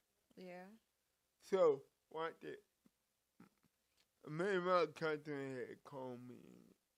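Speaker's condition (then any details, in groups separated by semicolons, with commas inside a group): Cerebral palsy; from birth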